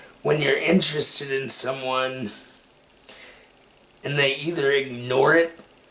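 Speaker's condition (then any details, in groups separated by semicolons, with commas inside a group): Cerebral palsy; takes medication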